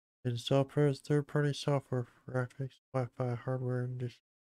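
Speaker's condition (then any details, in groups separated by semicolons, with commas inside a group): Parkinson's disease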